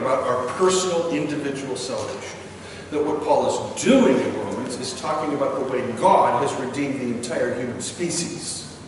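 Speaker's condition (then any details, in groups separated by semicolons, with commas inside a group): No condition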